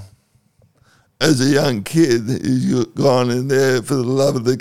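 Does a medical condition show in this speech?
Yes: cerebral palsy; second COVID vaccine dose.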